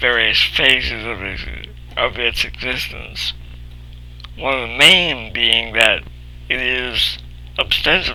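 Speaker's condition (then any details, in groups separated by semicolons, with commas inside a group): Cerebral palsy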